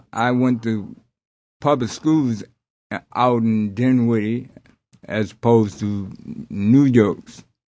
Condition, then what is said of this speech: Aphasia. So it's kind of interesting when you're saying you don't hear it as much as when you're just talking, yes.